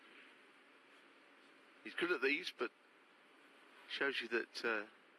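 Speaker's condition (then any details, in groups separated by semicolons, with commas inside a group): No condition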